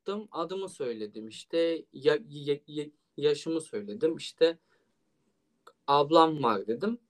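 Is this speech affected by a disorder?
Yes: stuttering; developmental, onset at age three, chronic, father stutters, sister nine years older recovered; speech therapy with fast progress, Kekemeler Derneği member, slightly nervous at recording; part-word and sound repetitions, frequent filler sounds; here repeated sounds.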